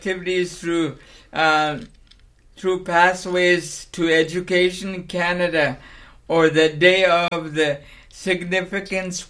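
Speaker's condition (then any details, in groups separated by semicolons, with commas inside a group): Cerebral palsy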